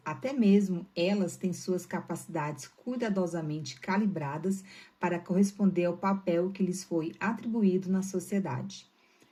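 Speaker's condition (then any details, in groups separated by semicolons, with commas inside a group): No condition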